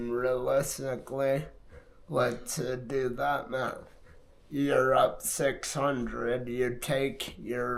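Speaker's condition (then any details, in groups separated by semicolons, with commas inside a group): Multiple sclerosis; affects hands and left arm; coming off MS medication given every six months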